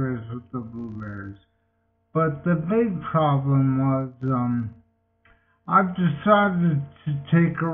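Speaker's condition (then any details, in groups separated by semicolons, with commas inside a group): Multiple sclerosis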